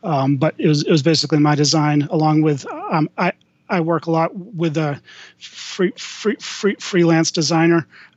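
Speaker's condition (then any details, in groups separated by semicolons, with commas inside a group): Stuttering; lifelong stutter; may freeze up mid-speech, then gets back on a roll; repeated sounds, prolonged sounds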